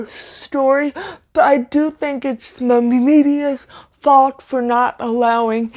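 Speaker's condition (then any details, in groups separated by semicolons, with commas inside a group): Cerebral palsy, severe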